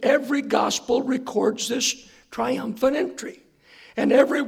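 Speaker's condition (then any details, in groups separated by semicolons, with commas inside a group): Hoarseness after vocal cord surgery; earlier doctor attributed voice problem to aging, sought second opinion; post-surgery check few days ago, surgeon says vocal cords look much better, straight lines; hard for listeners to hear, not smooth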